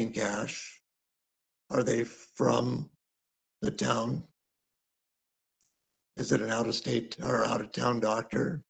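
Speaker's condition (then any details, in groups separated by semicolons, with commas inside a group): Thyroid cancer surgery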